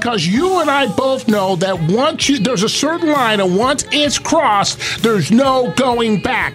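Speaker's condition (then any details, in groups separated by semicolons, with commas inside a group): No condition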